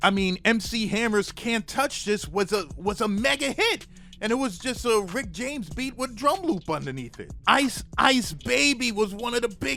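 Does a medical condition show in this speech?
No.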